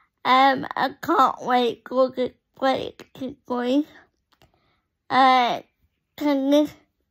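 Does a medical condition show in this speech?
Yes: cerebral palsy.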